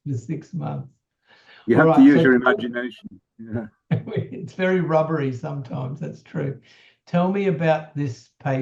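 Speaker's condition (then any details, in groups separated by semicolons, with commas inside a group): No condition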